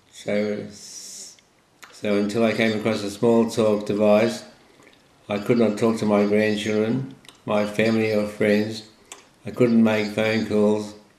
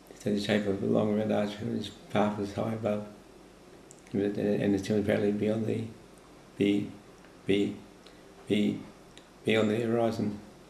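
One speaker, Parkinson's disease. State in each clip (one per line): SmallTalk DAF/FAF device on
SmallTalk DAF/FAF device off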